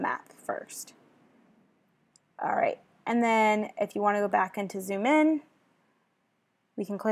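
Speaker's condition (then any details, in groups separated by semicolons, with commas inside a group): No condition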